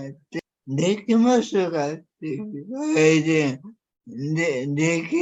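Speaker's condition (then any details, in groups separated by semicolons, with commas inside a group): Cerebral palsy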